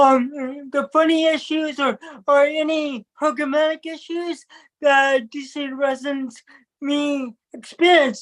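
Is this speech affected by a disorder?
Yes: cerebral palsy.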